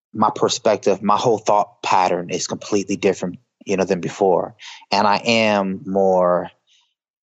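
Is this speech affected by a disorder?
Yes: stuttering; massive stuttering since childhood, severe while growing up, still severe about 15 years ago; sometimes meditates for overwhelming speaking anxiety; words not coming out when trying to speak, anxiety blocking speech, loss of confidence; here prolonged sounds.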